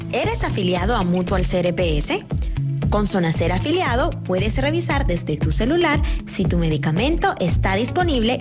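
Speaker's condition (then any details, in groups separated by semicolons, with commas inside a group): No condition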